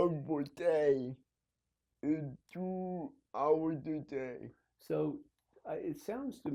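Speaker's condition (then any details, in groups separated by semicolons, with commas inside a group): Cerebral palsy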